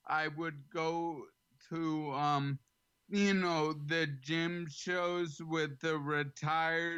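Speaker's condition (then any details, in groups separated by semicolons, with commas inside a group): ALS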